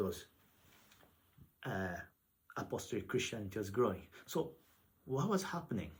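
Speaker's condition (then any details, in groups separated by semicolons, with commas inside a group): No condition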